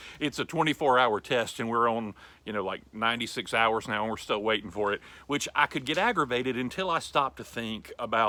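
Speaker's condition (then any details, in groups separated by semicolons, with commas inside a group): No condition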